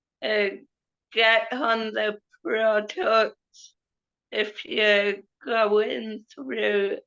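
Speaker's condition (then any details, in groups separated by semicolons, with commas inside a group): Cerebral palsy; affects speech and mobility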